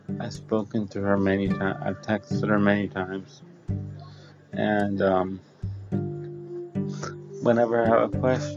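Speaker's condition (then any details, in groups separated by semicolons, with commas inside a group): Cerebral palsy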